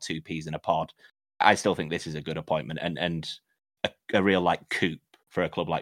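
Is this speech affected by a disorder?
No.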